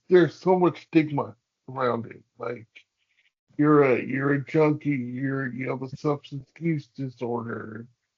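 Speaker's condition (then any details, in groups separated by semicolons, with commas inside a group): Cerebral palsy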